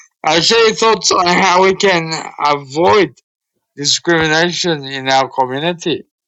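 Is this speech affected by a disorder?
Yes: cerebral palsy.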